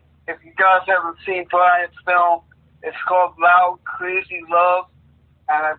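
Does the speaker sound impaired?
Yes: cerebral palsy.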